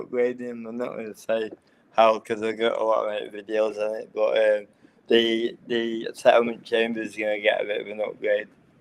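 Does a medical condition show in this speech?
Yes: cerebral palsy.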